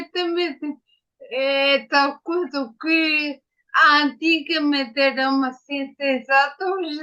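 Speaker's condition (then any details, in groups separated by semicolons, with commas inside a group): Ataxia after brain injury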